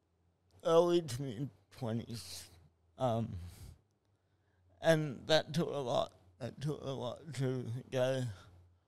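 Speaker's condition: Spastic cerebral palsy; 37 minutes without breath

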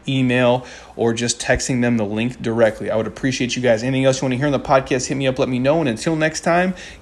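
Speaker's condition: No condition

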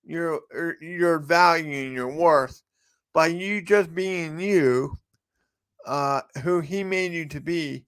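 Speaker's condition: Cerebral palsy; affects walk and speech

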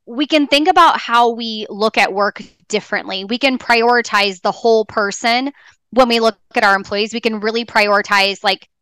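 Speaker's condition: No condition

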